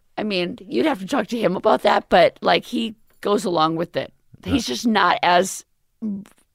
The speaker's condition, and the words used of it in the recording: Vocal cord paralysis. So what you hear now is temporary, but...